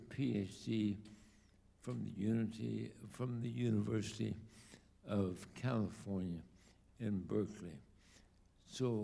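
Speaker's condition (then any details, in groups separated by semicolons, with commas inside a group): ALS; diagnosed about two years ago, late onset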